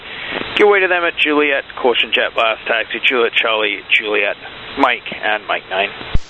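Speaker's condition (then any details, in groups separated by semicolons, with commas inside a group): No condition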